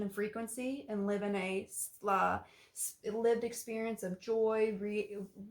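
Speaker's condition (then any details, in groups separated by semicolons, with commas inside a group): No condition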